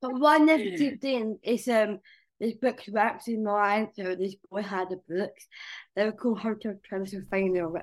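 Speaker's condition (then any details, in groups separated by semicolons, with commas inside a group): Down syndrome; major heart surgery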